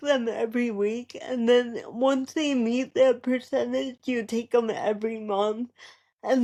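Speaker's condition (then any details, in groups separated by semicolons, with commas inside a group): Cerebral palsy; present from birth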